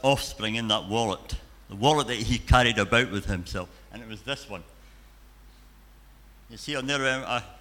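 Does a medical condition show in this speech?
Yes: cleft palate and cleft lip.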